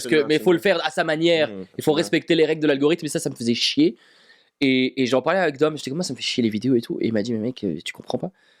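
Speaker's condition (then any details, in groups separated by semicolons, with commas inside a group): No condition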